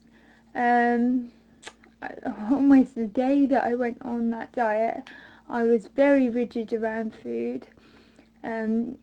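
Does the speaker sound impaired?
Yes: mild cerebral palsy; since birth, hands and arms, notable arm tremors, poor coordination, writing difficult, can walk.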